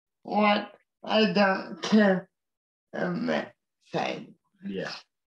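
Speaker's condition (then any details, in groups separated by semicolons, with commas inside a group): Cerebral palsy; wheelchair user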